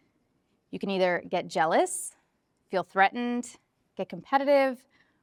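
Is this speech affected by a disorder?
No.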